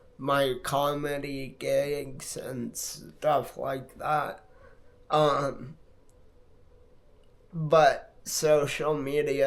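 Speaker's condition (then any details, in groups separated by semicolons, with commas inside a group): Multiple sclerosis; affects hands and left arm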